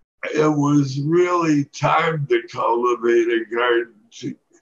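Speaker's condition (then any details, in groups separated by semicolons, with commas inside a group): Parkinson's disease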